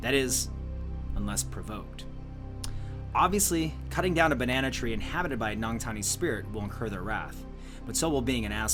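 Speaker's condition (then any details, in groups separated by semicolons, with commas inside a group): No condition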